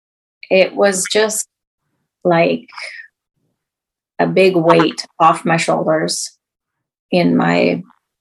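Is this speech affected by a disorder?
Yes: aphasia after stroke; aphasia from stroke about 16 years ago, right side of body lost, writing lost as well as speech; speech self-described fine, better, still cannot write, text takes 5 minutes, Siri dictation makes mistakes; Interact intensive aphasia program in Halifax at 2 years, improved speech rate.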